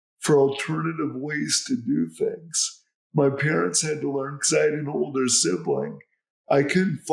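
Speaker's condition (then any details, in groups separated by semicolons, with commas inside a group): Cerebral palsy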